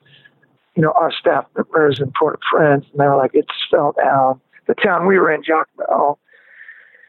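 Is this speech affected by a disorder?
Yes: spasmodic dysphonia; voice lost power, progressively weaker, lost vocal control, range shrank high and low, lost singing ability.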